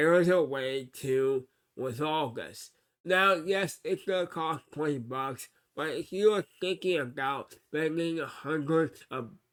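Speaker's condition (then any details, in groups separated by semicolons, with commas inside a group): Cerebral palsy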